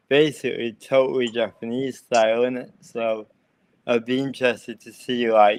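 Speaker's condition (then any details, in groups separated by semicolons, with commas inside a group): Cerebral palsy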